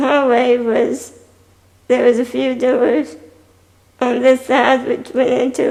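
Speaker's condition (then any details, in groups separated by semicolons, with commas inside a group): Spinal muscular atrophy type 2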